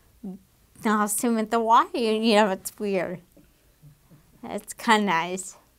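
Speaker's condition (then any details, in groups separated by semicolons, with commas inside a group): Damaged diaphragm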